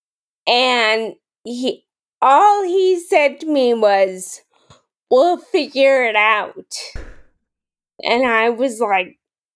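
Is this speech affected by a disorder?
Yes: Friedreich's ataxia; rare progressive, form of muscular dystrophy, diagnosed at 17, initially mild, Muscular Dystrophy Association for braces; ambulatory until about 21, then wheeled mobility, over 10 years since diagnosis, unsure if still mild; some speech issues, less pronounced than in others with Friedreich's ataxia.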